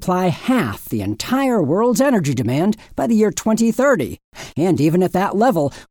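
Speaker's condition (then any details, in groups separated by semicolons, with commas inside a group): No condition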